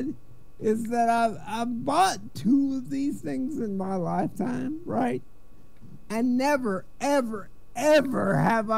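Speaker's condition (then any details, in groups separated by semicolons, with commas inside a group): Cerebral palsy; spasticity, not paralyzed, wheelchair user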